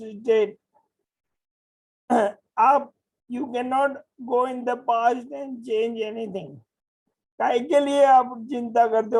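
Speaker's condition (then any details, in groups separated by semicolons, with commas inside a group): Motor neurone disease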